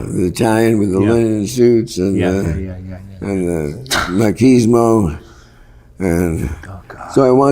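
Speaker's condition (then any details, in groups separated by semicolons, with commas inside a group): Parkinson's; worsening, often debilitating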